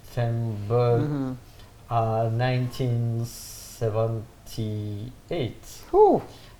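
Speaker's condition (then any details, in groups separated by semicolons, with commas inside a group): No condition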